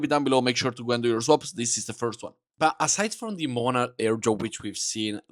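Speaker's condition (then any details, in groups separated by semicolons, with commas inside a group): No condition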